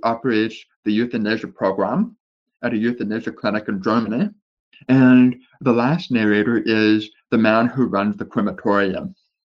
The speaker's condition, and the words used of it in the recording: Deafness. So the way that I'm speaking to you now is the product of years of speech therapy